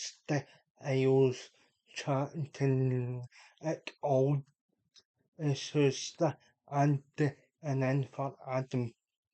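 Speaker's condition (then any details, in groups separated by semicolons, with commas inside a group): Cerebral palsy; unable to walk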